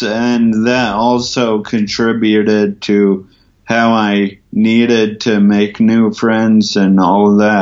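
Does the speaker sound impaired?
Yes: ataxia from traumatic brain injury; tracheotomy avoided.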